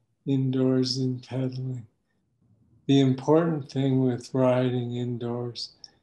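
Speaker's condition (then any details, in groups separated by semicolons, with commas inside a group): Parkinson's disease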